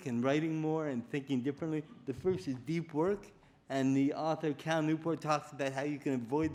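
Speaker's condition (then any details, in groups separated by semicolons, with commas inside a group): Cerebral palsy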